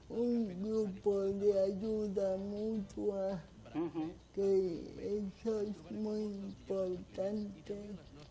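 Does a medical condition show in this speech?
Yes: cerebral palsy; speaks with difficulty.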